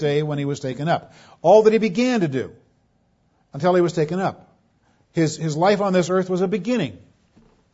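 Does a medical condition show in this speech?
No.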